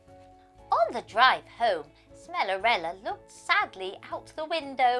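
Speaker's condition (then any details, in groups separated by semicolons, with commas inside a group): No condition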